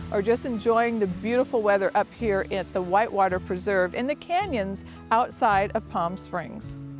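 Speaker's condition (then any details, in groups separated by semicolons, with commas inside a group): No condition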